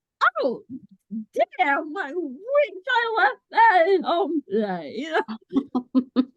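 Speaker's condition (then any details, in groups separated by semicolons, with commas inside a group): Cerebral palsy; mainly small motor coordination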